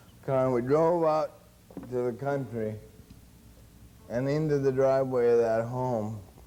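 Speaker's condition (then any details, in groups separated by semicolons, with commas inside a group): Cerebral palsy; since birth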